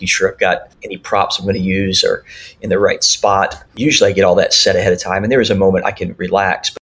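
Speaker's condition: Cleft lip and palate; congenital cleft lip and palate, many surgeries in childhood; speech classes in childhood

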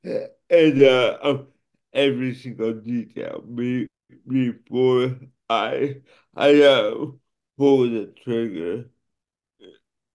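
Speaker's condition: Cerebral palsy; affects speech and motor skills

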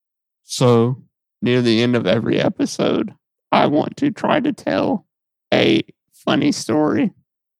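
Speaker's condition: Muscular dystrophy; muscle atrophy and weight loss

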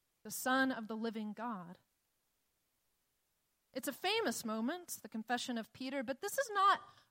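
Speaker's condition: No condition

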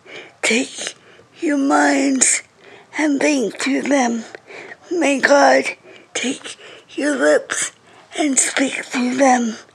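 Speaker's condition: Cerebral palsy; speech affected, reading very slow

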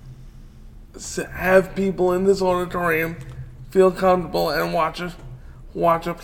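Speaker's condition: Cerebral palsy; wheelchair user

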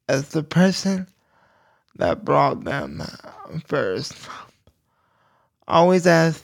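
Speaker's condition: Cerebral palsy; low voice

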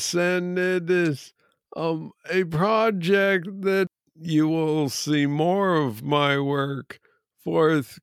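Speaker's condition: Parkinson's disease, young onset

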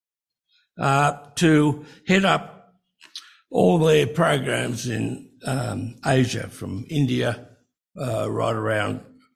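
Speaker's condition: Breathing-related speech difficulty

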